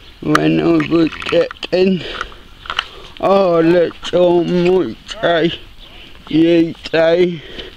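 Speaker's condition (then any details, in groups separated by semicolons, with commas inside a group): Cerebral palsy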